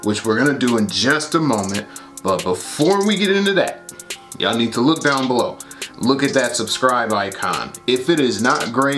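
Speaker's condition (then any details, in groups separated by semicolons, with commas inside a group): No condition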